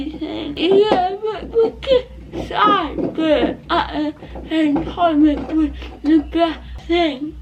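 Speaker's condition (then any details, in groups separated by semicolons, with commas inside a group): Cerebral palsy; not quadriplegic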